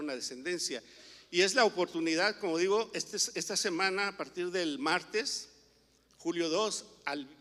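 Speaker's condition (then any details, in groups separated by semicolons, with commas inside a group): No condition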